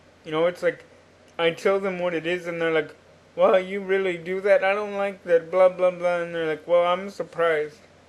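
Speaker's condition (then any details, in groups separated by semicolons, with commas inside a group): Cerebral palsy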